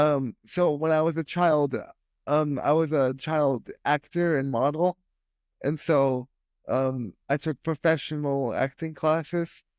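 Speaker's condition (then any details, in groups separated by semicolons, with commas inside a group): Spastic quadriplegic cerebral palsy; extreme stiffness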